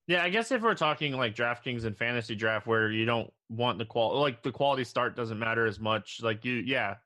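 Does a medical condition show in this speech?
No.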